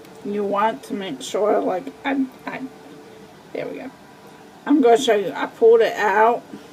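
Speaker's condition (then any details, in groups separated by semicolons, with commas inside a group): Cerebral palsy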